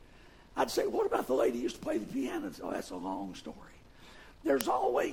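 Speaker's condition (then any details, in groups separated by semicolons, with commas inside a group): Vocal fold paralysis, bilateral; speaks with false vocal folds; both vocal cords paralyzed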